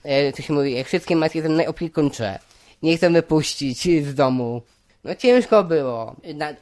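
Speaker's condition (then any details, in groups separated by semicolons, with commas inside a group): Down syndrome; intermittent memory lapses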